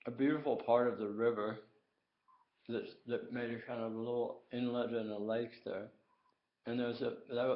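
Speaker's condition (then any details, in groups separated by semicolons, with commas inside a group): Tongue cancer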